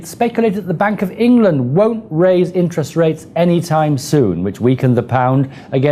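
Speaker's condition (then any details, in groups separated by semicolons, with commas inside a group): No condition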